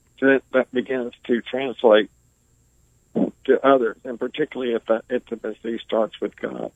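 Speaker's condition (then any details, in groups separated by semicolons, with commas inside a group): ALS; breathes through ventilator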